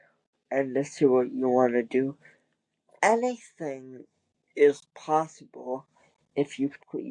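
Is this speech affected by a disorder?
Yes: cerebral palsy; wheelchair user.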